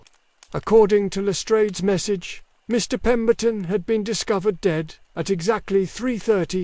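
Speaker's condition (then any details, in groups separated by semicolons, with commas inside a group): No condition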